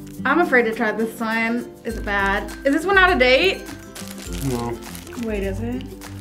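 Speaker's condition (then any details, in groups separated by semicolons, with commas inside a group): No condition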